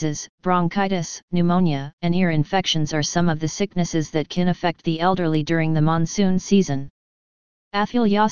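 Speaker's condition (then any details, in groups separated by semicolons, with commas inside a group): No condition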